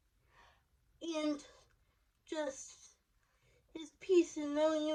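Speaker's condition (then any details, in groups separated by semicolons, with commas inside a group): Cerebral palsy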